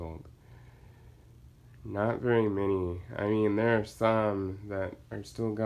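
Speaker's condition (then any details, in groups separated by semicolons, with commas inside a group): Cerebral palsy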